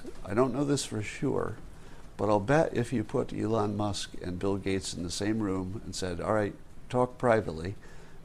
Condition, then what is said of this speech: No condition.